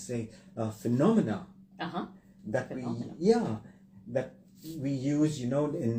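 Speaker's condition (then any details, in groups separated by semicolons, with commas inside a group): No condition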